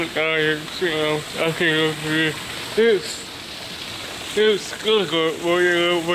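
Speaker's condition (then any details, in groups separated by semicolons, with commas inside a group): Cerebral palsy; body affected; speech disability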